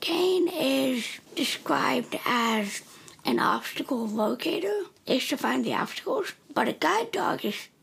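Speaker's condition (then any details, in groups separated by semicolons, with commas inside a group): Cerebral palsy; CP from bilateral grade 3-4 brain bleed, still walks, lifelong behind-ear hearing aids, custom ear molds; raspy voice, left vocal cord paralyzed during heart surgery, right cord moves, voice surgery not done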